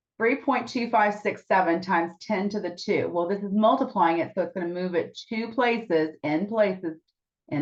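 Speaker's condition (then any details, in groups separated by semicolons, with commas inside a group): No condition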